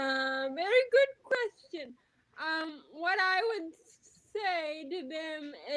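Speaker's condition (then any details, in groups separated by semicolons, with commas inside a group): Quadriplegic cerebral palsy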